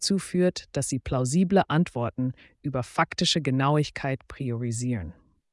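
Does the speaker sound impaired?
No.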